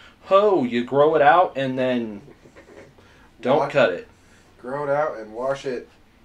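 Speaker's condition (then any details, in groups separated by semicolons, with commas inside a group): No condition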